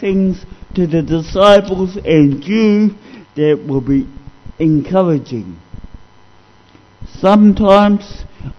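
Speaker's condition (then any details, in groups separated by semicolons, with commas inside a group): Cerebral palsy; discovered at age 2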